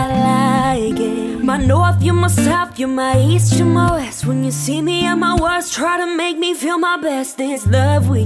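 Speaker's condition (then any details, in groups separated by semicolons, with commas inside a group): No condition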